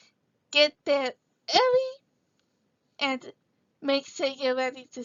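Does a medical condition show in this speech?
Yes: cerebral palsy.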